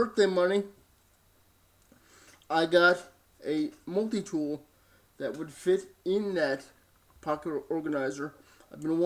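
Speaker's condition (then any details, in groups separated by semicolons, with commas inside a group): Cerebral palsy, spastic diplegia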